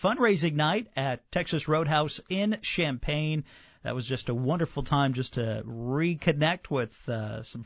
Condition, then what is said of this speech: None; typical speech.